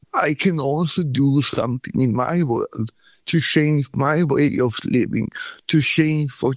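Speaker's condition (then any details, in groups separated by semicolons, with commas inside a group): Cerebral palsy; pain returns in Sweden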